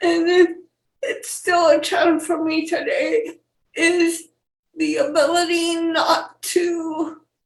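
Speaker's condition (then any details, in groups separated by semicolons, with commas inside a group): Cerebral palsy; wheelchair user; age 28, total assistance most tasks, eats cut-up food alone; speech issues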